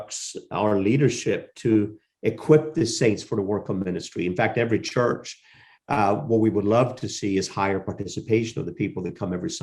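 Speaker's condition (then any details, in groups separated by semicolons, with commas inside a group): No condition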